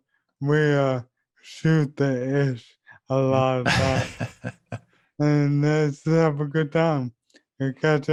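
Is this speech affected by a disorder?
Yes: ALS; leg onset, speech.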